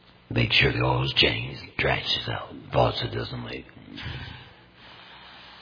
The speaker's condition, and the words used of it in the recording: Laryngectomy. But if you'll listen carefully, you won't have any problem hearing him.